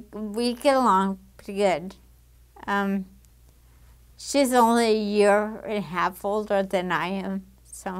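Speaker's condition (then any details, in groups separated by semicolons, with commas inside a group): Damaged diaphragm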